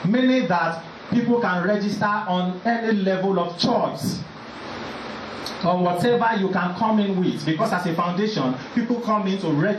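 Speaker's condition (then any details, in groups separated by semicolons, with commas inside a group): No condition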